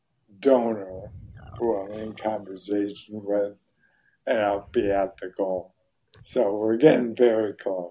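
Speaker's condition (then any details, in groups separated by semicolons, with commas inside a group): ALS; probably hereditary, father and uncle died of ALS; voice very hoarse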